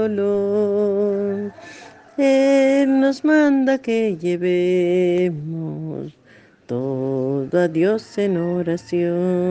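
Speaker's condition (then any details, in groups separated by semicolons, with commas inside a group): No condition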